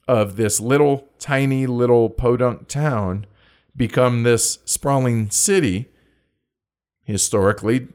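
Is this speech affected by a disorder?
No.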